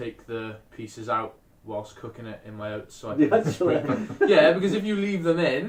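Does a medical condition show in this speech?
No.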